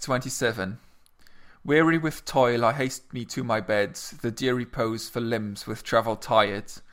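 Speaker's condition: No condition

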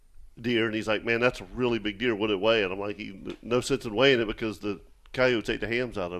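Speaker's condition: No condition

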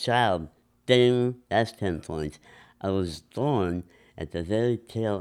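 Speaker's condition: Enlarged tongue from vascular growth

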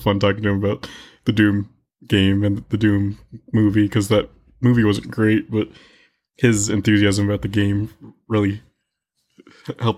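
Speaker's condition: Stutter; stutter since childhood; hard to talk to some people until comfortable, gets very shy; prolonged sounds

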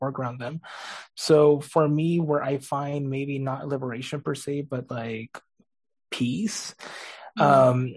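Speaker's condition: No condition

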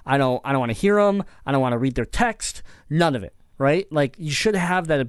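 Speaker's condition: Cleft palate; talked differently growing up

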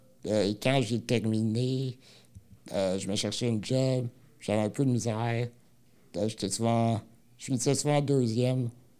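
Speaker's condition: Spinal muscular atrophy type 2; wheelchair user

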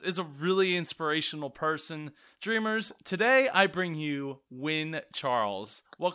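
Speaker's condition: No condition

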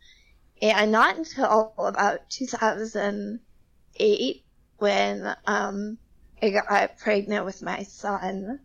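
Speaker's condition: Spasmodic dysphonia; voice cracking, may sound nervous, injections caused muteness for a month then very soft voice

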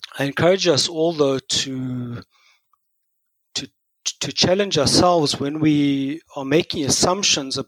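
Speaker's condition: Stuttering; formerly avoided speaking, great difficulty communicating during army years; works on stuttering through acceptance, awareness and mindfulness, tries to speak despite fear; initial sound repetitions, word repetitions, frequent um fillers; repeated words, blocks

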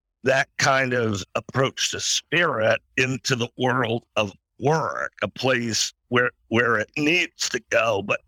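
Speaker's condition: Spasmodic dysphonia; talking no longer bothersome

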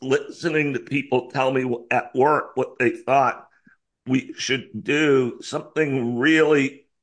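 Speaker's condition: Spasmodic dysphonia; throat muscles spasm

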